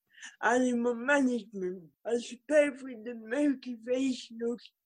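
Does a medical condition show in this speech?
Yes: cerebral palsy; occupational therapy.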